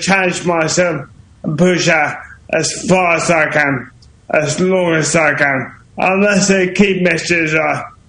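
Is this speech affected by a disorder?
Yes: motor neuron disease; motor neuron disease diagnosed several years ago; recent decline, MND taken its toll recently; voice slowing down.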